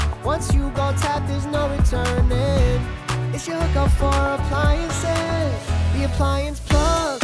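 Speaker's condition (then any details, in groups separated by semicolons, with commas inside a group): No condition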